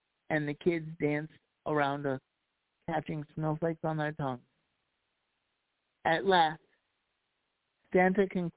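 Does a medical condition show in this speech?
Yes: cerebral palsy; walked with walker.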